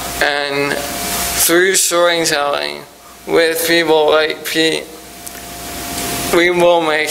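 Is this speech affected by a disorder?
Yes: ALS; recently diagnosed.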